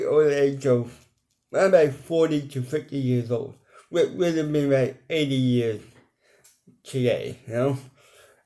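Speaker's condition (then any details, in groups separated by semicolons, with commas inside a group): Cerebral palsy, ataxic, mild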